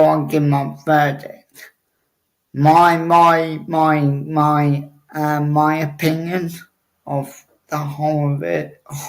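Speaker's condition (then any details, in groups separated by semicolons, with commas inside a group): Cerebral palsy; wheelchair user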